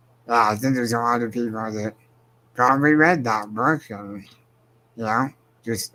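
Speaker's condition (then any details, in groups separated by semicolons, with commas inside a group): Spinal muscular atrophy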